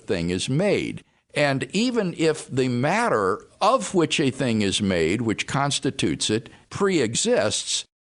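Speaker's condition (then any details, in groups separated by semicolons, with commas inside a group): No condition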